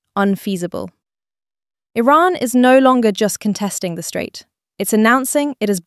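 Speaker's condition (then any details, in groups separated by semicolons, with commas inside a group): No condition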